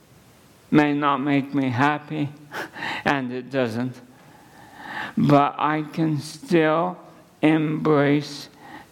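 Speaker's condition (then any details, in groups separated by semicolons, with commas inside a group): ALS; under neurologist care, seeing doctors for multiple organic issues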